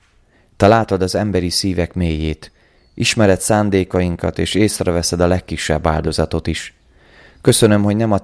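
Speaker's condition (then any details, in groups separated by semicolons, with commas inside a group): No condition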